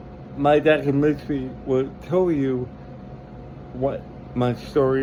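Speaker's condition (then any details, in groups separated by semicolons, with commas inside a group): Cerebral palsy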